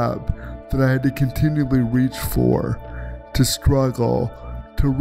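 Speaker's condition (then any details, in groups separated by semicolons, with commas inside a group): Cerebral palsy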